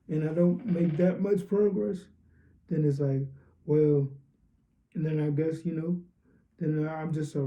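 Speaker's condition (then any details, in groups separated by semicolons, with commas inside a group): Cerebral palsy, spastic diplegia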